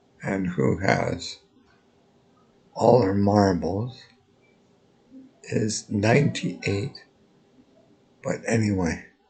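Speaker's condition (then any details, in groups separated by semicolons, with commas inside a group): Multiple sclerosis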